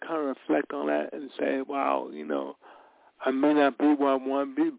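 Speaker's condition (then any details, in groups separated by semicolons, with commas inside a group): Cerebral palsy; from birth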